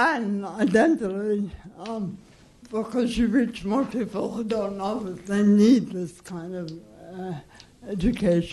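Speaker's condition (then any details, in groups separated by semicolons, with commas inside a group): Cerebral palsy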